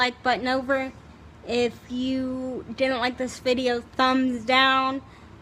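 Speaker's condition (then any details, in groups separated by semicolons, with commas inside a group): Cerebral palsy, spastic, severe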